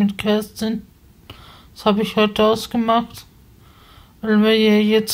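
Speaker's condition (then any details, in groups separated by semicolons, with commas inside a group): Spasticity from birth; multiple sclerosis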